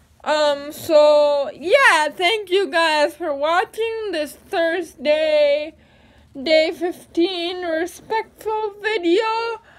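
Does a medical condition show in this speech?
Yes: cerebral palsy.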